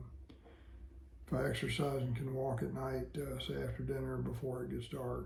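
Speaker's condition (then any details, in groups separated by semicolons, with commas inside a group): Parkinson's disease; ongoing voice problems, thick saliva, frequent swallowing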